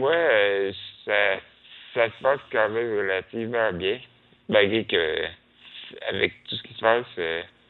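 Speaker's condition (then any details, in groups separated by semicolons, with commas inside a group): Muscular dystrophy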